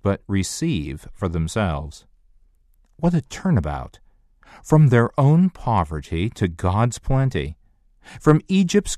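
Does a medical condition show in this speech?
No.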